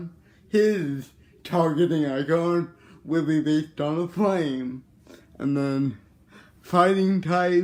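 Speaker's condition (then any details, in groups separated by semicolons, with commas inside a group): Cerebral palsy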